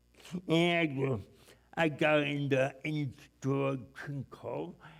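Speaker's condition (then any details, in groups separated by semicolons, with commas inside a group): Cerebral palsy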